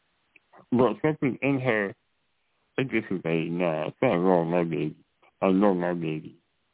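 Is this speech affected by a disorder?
Yes: muscular dystrophy; diagnosed age 5 by biopsy, progressive muscle weakness, never crawled, childhood falls, prognosis to age 12; voice sounds kind of distorted due to trach.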